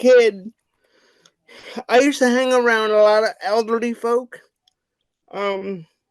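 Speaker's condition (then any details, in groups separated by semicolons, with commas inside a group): Cerebral palsy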